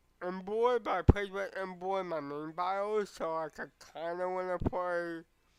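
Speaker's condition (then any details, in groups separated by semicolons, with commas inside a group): Cerebral palsy; affects legs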